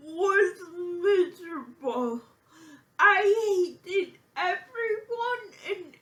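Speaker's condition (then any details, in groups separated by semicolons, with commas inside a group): Physical speech impairment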